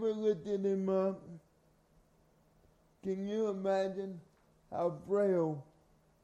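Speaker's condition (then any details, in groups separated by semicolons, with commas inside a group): Cerebral palsy; carried everywhere by parents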